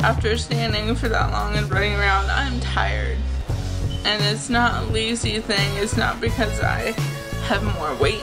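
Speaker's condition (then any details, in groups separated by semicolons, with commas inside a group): Cerebral palsy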